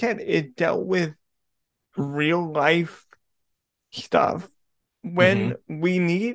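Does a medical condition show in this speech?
Yes: cerebral palsy; vocal ability might be a little different.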